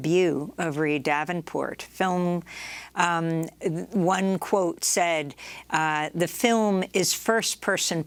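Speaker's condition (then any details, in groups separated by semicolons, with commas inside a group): No condition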